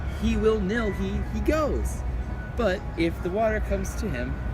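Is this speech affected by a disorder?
No.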